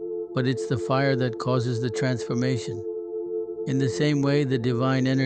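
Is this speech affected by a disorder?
No.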